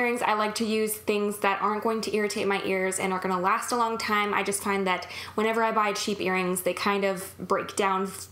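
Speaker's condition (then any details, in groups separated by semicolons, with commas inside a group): No condition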